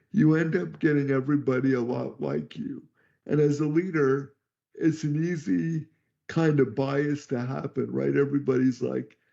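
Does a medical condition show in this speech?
Yes: cerebral palsy; could not talk until age 12.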